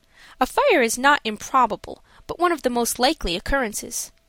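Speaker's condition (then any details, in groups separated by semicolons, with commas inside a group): No condition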